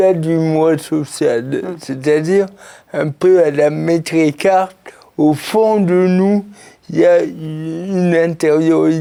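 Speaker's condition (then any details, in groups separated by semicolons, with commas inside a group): Cerebral palsy; since birth, birth injury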